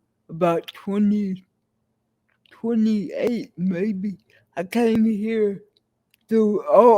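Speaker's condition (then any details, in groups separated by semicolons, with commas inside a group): Cerebral palsy; hands and speech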